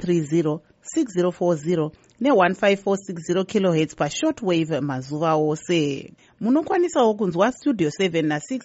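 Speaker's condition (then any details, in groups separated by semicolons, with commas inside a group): No condition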